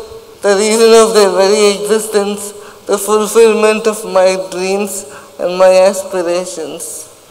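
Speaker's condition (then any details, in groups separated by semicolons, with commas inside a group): Cerebral palsy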